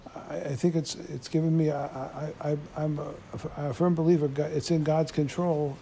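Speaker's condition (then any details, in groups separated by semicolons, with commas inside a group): Parkinson's disease; some self-described stuttering while talking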